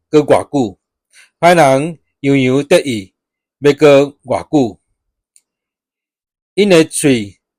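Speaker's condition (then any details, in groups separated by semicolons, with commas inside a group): No condition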